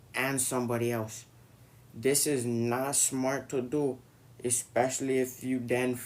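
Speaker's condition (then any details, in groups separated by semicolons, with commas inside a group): No condition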